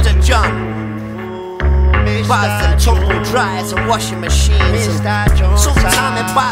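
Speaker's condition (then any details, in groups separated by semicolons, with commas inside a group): No condition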